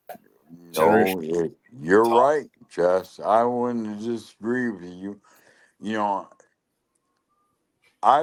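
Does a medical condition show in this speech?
Yes: lou Gehrig's disease (ALS).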